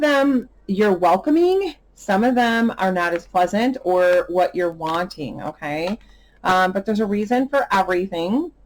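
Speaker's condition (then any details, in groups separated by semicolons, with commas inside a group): No condition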